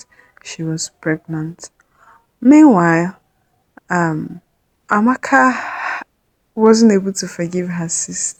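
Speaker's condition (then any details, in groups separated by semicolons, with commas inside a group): No condition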